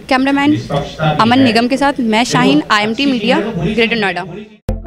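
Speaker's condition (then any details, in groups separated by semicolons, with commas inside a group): No condition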